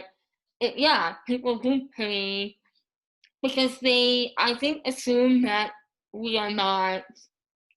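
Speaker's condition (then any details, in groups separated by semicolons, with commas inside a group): Moebius syndrome; paralyzed tongue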